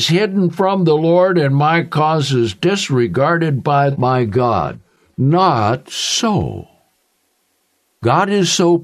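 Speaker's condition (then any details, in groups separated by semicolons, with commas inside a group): No condition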